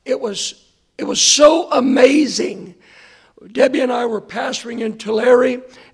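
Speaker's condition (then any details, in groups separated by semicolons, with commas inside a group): Hoarseness after vocal cord surgery; hard to hear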